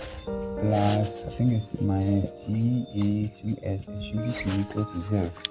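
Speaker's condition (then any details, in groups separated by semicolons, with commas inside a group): No condition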